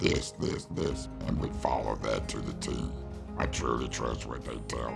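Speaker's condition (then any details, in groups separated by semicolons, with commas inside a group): Total laryngectomy; laryngectomy for advanced laryngeal cancer, voice prosthesis; after total laryngectomy; hoarseness then voice loss, now speaks with voice prosthesis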